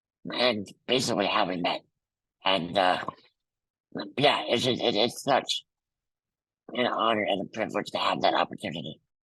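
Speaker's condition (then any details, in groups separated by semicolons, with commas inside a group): Muscular dystrophy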